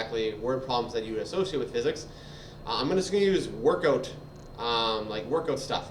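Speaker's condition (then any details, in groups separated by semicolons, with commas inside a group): No condition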